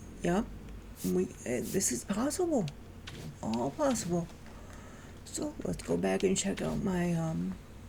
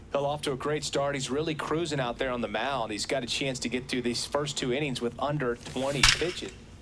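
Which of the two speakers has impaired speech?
The first: cerebral palsy.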